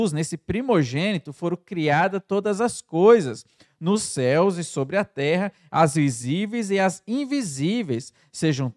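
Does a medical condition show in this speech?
No.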